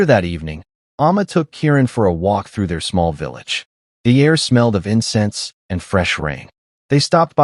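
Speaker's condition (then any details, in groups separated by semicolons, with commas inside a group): No condition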